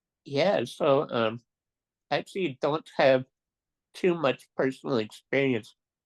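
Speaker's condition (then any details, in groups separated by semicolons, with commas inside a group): Duchenne muscular dystrophy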